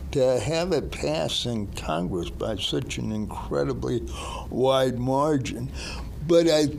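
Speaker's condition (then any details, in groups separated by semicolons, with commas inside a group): Cerebral palsy; present from birth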